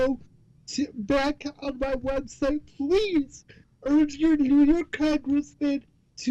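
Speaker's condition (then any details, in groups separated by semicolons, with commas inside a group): Cerebral palsy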